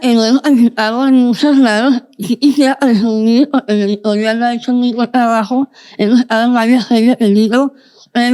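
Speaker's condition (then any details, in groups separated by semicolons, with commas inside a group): Moebius syndrome, congenital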